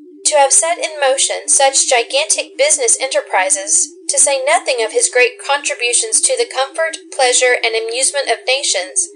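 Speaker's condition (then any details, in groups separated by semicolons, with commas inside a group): No condition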